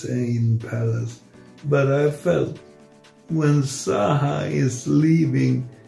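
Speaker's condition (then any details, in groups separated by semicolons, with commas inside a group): Multiple sclerosis; progressive form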